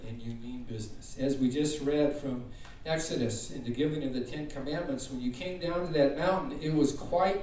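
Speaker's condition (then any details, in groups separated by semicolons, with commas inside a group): No condition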